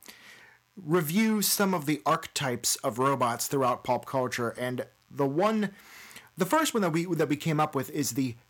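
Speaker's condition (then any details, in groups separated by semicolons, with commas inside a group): No condition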